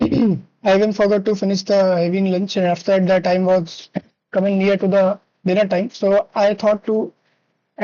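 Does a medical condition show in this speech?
No.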